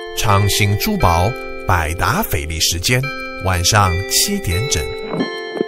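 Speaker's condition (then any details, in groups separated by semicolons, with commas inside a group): No condition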